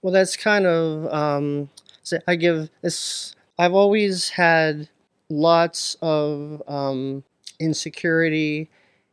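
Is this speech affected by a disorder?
Yes: stuttering; stuttering since at least school age; here prolonged sounds.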